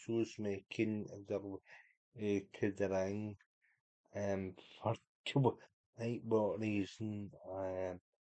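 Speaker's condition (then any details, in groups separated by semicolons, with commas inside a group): Cerebral palsy; unable to walk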